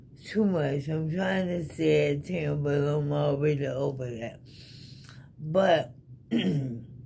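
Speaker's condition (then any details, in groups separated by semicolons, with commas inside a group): ALS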